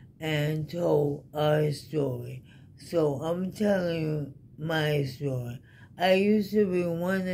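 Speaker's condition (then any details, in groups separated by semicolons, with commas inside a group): ALS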